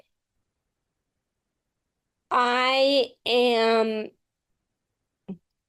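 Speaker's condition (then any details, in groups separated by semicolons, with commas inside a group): Friedreich's ataxia; motor skills and speech affected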